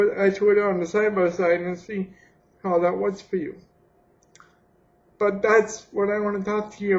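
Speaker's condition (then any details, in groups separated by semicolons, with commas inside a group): Cerebral palsy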